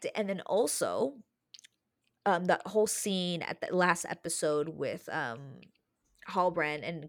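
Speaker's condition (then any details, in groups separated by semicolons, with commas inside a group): No condition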